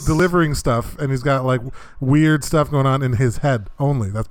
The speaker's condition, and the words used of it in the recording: None; typical speech.